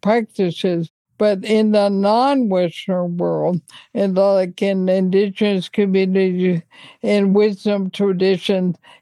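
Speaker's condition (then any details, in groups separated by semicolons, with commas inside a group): ALS; speech noticeably affected right away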